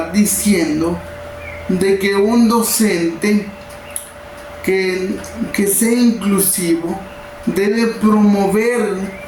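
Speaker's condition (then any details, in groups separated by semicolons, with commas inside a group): Cerebral palsy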